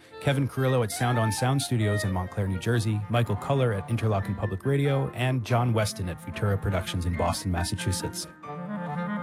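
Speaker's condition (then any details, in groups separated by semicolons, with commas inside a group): No condition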